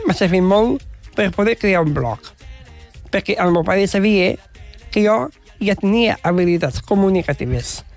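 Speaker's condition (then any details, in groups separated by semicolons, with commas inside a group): Down syndrome; adult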